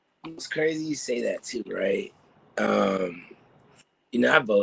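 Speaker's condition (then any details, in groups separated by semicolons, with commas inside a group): No condition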